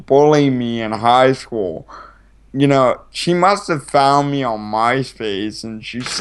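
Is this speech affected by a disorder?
Yes: cerebral palsy.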